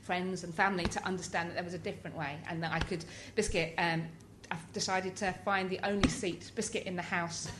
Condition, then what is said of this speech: Tourette syndrome. But they began to intensify in my early twenties and have a much bigger impact on my life.